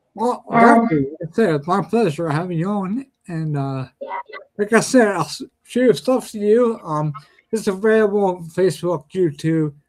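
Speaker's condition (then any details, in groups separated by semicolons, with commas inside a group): Ataxia; speech impediment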